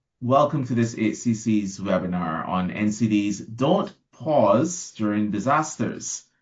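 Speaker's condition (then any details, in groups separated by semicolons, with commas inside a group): No condition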